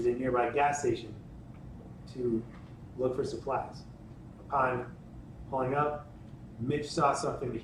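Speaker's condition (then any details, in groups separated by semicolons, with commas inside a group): No condition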